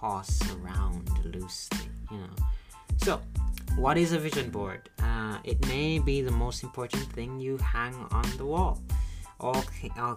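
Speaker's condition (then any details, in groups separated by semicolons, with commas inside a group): No condition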